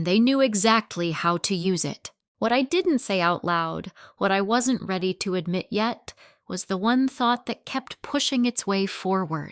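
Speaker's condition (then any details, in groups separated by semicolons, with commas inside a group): No condition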